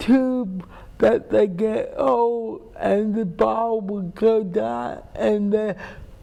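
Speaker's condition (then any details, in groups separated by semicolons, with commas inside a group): Cerebral palsy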